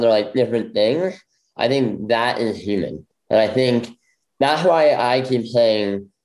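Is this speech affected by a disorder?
Yes: bilateral cleft lip; congenital bilateral.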